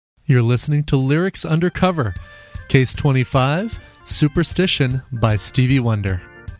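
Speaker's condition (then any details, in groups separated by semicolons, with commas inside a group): No condition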